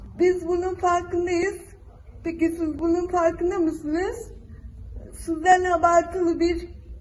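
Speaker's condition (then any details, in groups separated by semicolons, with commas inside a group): Cerebral palsy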